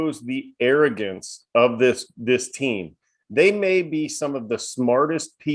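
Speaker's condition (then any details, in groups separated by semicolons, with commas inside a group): No condition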